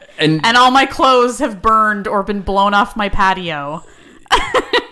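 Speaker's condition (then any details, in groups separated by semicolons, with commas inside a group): No condition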